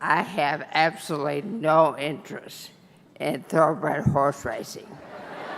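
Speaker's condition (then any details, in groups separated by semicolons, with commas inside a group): Brain injury; injury 20 years ago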